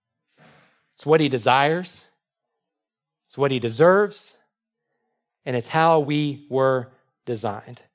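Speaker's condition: No condition

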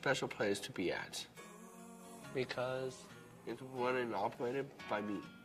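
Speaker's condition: Down syndrome; diagnosed disability

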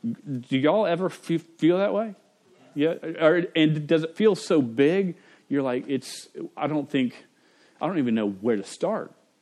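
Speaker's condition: Stutter; at times blocks and cannot say own name; repeated sounds

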